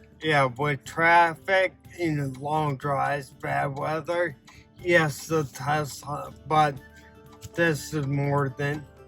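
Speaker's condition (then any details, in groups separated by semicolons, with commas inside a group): Ataxia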